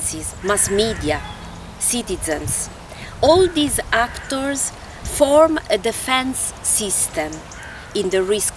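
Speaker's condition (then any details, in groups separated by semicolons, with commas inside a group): No condition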